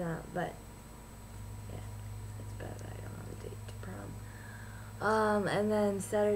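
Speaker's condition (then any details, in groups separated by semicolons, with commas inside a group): Cerebral palsy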